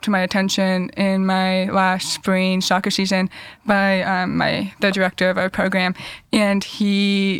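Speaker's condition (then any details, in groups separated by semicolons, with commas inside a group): Deafness; cochlear implants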